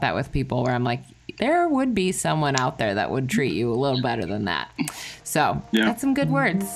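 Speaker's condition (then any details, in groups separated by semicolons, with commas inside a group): No condition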